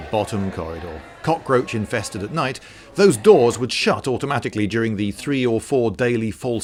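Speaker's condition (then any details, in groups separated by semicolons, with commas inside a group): No condition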